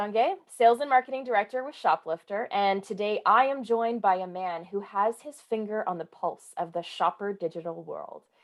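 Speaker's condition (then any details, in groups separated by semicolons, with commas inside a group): No condition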